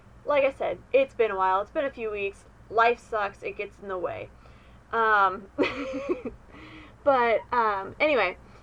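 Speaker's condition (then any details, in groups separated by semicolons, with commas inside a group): No condition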